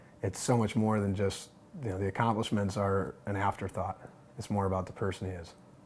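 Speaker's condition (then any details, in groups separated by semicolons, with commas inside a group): No condition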